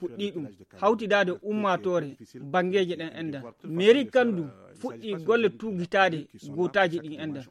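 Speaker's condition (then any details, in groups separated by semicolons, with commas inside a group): No condition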